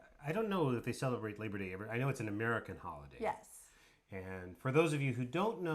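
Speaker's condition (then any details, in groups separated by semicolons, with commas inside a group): No condition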